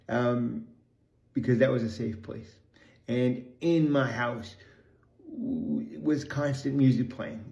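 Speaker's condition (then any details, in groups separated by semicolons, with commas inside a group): Cerebral palsy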